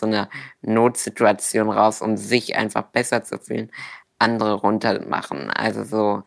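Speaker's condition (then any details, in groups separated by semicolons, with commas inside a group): Duchenne muscular dystrophy; inherited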